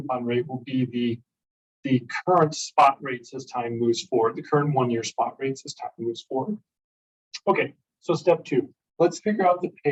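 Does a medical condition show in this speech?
No.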